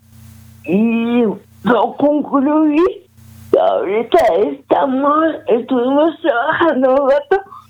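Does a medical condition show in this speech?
Yes: cerebral palsy; some difficulty speaking, still able to speak.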